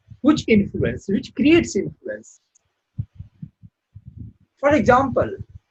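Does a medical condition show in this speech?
No.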